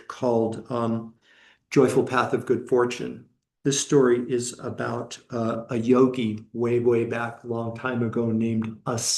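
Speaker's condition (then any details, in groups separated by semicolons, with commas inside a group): No condition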